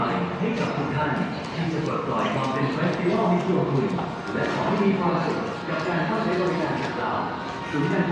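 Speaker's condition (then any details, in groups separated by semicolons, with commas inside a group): No condition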